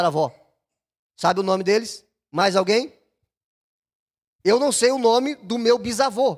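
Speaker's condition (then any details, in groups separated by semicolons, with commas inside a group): No condition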